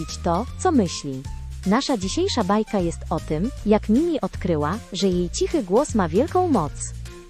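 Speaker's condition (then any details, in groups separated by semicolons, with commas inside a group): No condition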